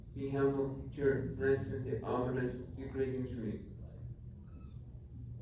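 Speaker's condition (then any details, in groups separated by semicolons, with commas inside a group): Traumatic brain injury; climbing accident, brain surgeries, skull cap replacement, right arm, tracheotomy; about 4 years since injury, ongoing therapy; relearned eating, drinking, talking, speech therapy, still improving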